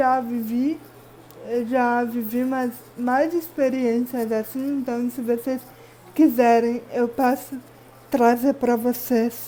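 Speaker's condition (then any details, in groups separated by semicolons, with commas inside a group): Cerebral palsy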